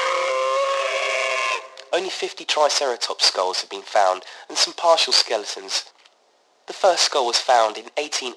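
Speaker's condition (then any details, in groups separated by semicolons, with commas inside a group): No condition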